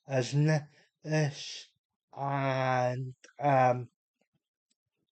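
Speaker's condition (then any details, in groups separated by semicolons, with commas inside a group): Cerebral palsy; unable to walk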